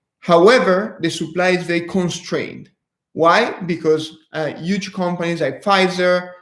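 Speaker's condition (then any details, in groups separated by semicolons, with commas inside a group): No condition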